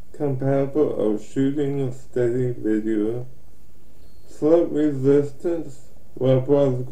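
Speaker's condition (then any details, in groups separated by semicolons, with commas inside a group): Ataxic cerebral palsy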